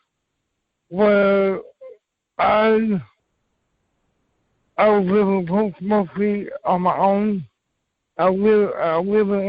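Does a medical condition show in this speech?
Yes: cerebral palsy; from birth.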